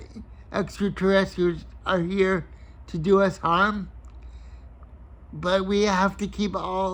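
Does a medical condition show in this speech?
Yes: cerebral palsy.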